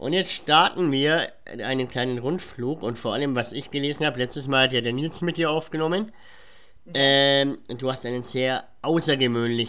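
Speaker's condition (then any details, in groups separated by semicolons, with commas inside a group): Cleft palate; cleft palate present since childhood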